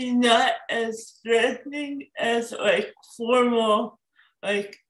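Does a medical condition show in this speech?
Yes: cerebral palsy; cerebral palsy from birth, obstructive labor, oxygen deprivation, forceps delivery, couple weeks in NICU, moved to U.S. before age three for therapy; moderate to severe, wrote dissertation with typist in another state, works remotely.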